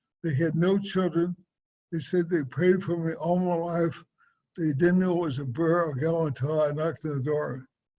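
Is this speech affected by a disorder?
Yes: cerebral palsy; swallowing and speech.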